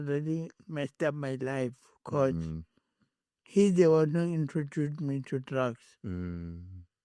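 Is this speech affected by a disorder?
Yes: cerebral palsy.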